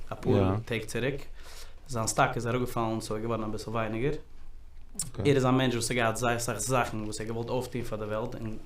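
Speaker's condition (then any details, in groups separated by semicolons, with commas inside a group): No condition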